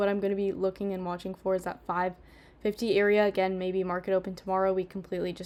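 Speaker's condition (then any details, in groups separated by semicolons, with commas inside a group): No condition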